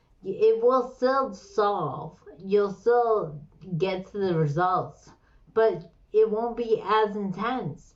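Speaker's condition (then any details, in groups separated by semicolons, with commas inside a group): Slurred speech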